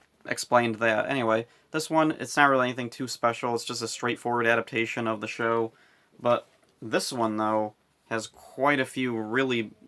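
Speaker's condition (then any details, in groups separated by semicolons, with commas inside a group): No condition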